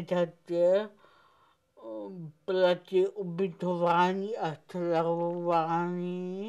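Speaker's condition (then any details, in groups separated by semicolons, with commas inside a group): Cerebral palsy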